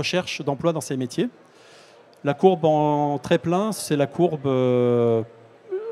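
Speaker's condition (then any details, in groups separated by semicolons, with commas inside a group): No condition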